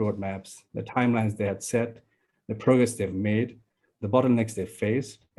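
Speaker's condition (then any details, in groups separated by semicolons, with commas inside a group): No condition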